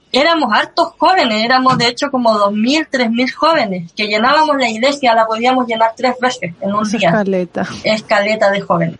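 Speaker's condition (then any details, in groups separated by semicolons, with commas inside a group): Cleft lip and palate; since early childhood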